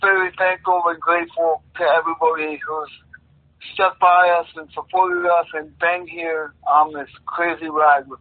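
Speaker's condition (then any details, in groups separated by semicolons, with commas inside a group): Cerebral palsy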